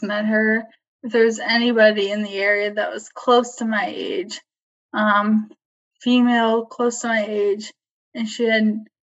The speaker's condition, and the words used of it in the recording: ALS (motor neuron disease). But yeah, I feel like in some ways, sorry, I'm getting ready to lose my voice.